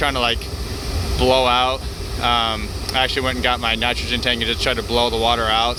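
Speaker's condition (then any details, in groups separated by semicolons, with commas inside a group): No condition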